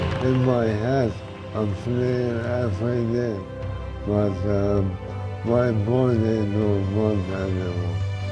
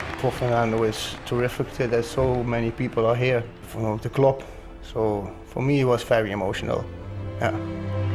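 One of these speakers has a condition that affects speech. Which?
The first: MND/ALS; progressive; since 2013; poor speech at onset, slow speech.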